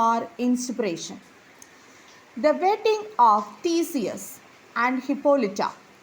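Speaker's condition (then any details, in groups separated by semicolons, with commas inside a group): No condition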